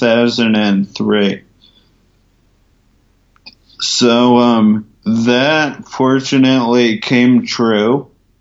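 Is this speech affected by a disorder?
Yes: ataxia from traumatic brain injury; emergency brain surgery, coma, breathing tube two weeks, tracheotomy avoided, memory spared; spastic gait, cannot walk straight line, not noticeable when sitting, walking after tricycle, forearm crutches, cane.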